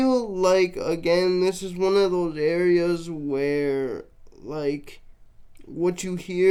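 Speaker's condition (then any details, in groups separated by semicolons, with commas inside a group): Cerebral palsy, mixed, mild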